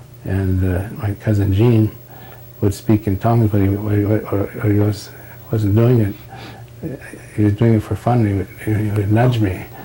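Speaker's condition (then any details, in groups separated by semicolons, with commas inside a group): Parkinson's disease; slowed down, on medication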